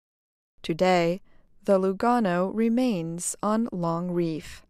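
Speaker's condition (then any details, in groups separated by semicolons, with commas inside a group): No condition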